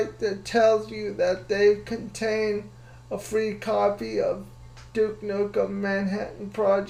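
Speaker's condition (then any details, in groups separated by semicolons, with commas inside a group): Cerebral palsy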